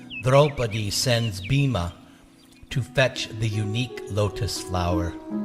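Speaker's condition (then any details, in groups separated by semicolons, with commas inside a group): No condition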